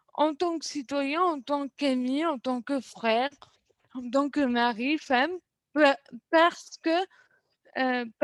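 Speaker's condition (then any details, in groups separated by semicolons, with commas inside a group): Cerebral palsy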